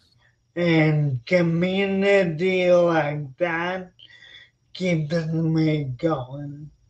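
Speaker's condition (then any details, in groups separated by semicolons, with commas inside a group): Spinocerebellar ataxia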